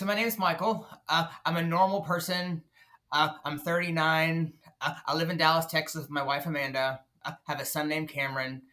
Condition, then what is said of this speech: Stuttering. The only difference is I have a hard time with my words.